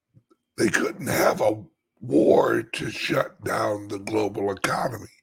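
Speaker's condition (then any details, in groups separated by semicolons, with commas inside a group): Chronic voice problem; day two of healing, about 10% recovered, throat vibration and clearing returning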